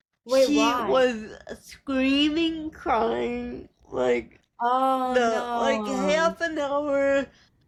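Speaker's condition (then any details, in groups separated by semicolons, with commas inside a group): Cerebral palsy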